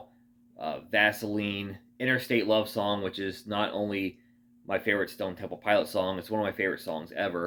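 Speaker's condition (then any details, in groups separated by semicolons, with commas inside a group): No condition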